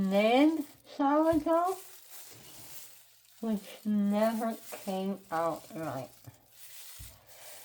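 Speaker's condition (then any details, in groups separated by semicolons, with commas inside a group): Head and neck cancer; tracheostomy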